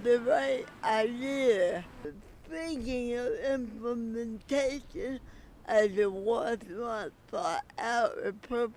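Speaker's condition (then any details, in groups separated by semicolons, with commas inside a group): Cerebral palsy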